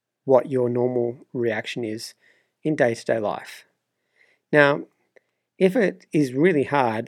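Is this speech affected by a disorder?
No.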